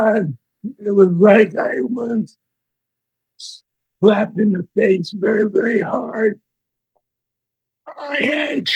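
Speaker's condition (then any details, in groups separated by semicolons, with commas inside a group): Parkinson's disease; deep brain stimulation electrodes implanted, tremor onset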